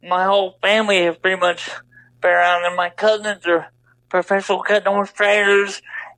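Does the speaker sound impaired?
Yes: double hemiplegia cerebral palsy; right side weaker than left.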